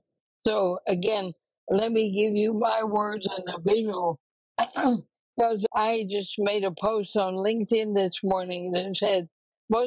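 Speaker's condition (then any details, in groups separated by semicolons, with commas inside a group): ALS; recently diagnosed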